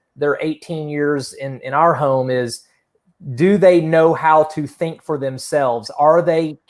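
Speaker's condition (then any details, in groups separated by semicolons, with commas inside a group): No condition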